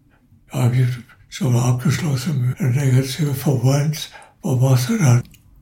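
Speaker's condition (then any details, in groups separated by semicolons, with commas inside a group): Parkinson's disease; arm tremor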